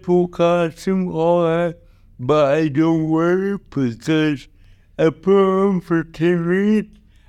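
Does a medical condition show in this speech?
Yes: cerebral palsy.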